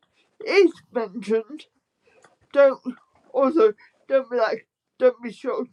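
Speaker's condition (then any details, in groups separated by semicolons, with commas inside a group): Spastic quadriplegic cerebral palsy; spastic quadriplegic with athetoid features, caused by PVL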